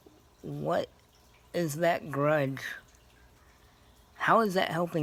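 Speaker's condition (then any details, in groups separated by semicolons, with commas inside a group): Cerebral palsy; scoliosis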